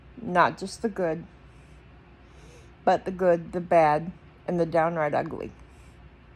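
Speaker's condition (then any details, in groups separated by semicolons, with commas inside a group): Cerebral palsy; speech noticeably atypical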